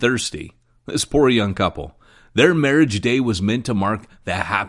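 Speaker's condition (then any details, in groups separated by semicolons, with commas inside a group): No condition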